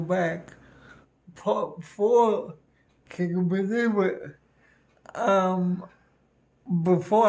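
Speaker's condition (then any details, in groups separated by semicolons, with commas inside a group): Cerebral palsy; speech noticeably affected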